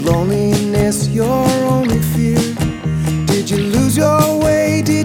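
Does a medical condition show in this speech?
No.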